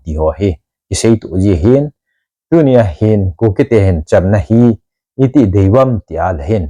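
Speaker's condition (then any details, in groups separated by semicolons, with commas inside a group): No condition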